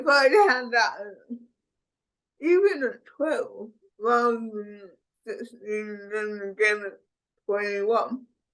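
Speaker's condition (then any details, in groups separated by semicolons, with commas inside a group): Cerebral palsy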